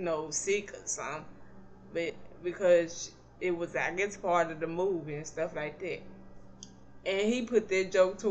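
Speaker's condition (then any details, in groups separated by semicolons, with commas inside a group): Cerebral palsy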